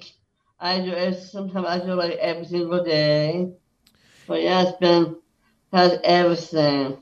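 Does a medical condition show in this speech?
Yes: Down syndrome.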